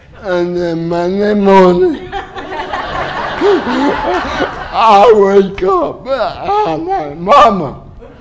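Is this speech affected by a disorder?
Yes: cerebral palsy; uses wheelchair.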